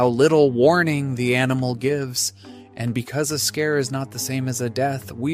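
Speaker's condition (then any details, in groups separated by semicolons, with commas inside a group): No condition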